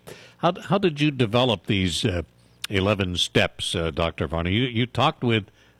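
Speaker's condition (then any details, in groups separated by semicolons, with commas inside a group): No condition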